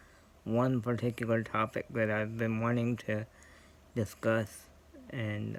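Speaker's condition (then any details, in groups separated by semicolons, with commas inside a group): Cerebral palsy; scoliosis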